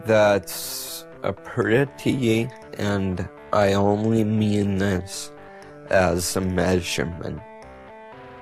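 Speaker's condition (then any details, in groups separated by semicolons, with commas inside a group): Multiple sclerosis; severe shaking earlier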